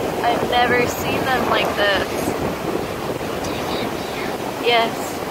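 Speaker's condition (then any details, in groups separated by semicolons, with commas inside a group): No condition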